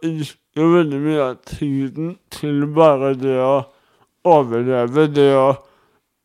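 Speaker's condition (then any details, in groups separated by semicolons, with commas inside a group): Cerebral palsy; wheelchair user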